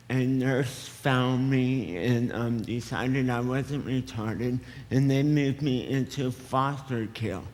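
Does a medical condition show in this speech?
Yes: cerebral palsy; affects speech.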